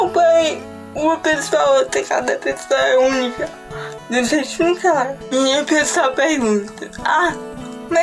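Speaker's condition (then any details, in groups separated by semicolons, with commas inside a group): Mixed cerebral palsy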